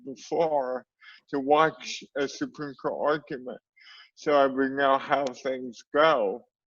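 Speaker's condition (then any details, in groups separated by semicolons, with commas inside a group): Cerebral palsy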